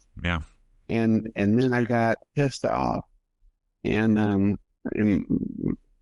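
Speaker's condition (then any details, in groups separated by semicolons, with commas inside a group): Multiple sclerosis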